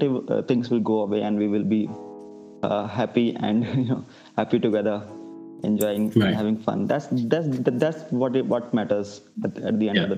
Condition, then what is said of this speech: Stuttering. So I said, I pronounce start as start sometimes.